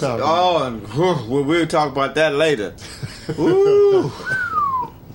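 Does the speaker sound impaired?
No.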